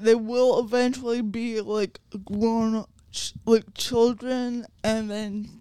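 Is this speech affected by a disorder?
Yes: cerebral palsy.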